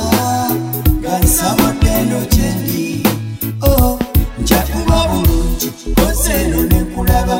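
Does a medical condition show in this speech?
No.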